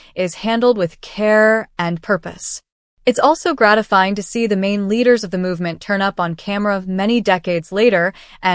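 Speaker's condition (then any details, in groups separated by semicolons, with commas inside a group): No condition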